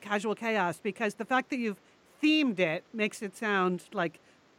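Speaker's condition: No condition

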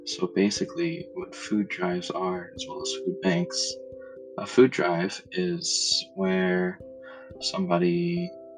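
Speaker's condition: No condition

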